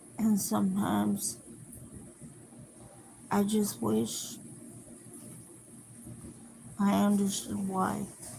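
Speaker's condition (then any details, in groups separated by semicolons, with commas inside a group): Cerebral palsy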